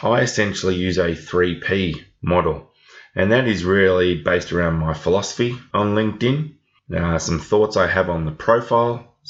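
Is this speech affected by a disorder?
No.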